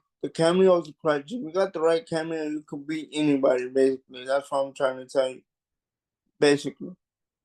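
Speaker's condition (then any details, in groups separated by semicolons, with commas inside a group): Cerebral palsy; mild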